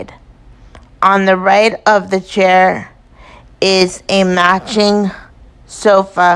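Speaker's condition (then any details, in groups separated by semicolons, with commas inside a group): Cerebral palsy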